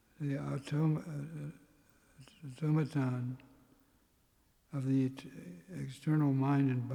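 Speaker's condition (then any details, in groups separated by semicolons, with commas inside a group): Parkinson's; tremor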